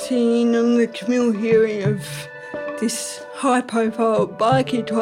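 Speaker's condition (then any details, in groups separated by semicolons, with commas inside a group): Ataxic cerebral palsy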